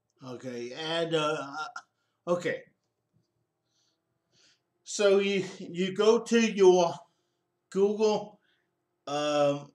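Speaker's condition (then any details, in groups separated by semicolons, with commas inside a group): Cerebral palsy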